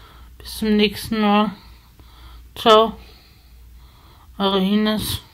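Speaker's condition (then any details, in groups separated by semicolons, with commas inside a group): Spasticity from birth; multiple sclerosis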